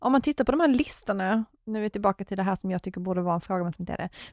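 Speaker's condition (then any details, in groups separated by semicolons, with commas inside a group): No condition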